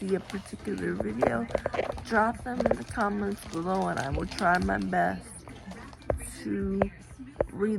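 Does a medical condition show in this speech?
Yes: cerebral palsy.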